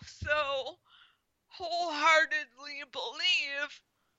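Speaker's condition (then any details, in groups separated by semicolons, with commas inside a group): Spastic quadriplegic cerebral palsy; diagnosed at one year, believed caused by stroke shortly after birth, power wheelchair, walks with walker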